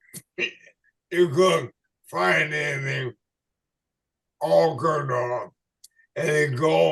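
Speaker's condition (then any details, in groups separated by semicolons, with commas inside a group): ALS/MND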